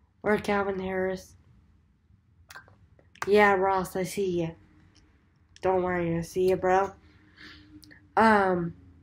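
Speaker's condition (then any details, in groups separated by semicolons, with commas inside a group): Cerebral palsy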